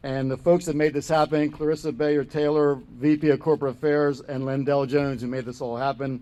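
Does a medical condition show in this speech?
No.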